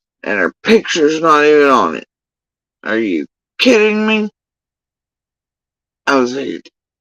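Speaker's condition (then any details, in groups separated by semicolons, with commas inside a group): Facial paralysis after surgery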